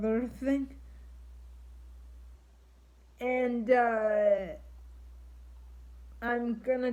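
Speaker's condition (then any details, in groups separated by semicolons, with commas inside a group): Triplegic cerebral palsy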